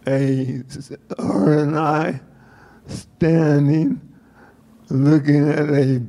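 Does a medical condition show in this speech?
Yes: Parkinsonism; slow steady physical decline; wobbles, shuffles, tends to fall over, frequent giggling and laughing; voice first affected, speaks poorly, hard to understand, giggling and laughing make understanding harder.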